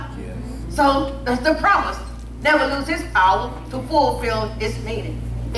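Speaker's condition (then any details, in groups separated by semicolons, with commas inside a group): No condition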